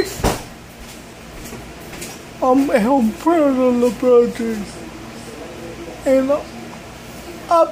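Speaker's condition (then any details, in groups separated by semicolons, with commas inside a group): Cerebral palsy; speech hard to understand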